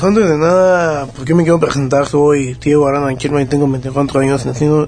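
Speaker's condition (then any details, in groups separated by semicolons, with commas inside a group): Down syndrome; congenital, trisomy 21, age 24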